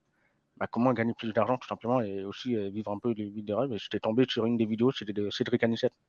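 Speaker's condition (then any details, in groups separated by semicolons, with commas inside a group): Hearing impairment from birth, congenital; learned to speak at age 4, slight effect on speech noticeable now and then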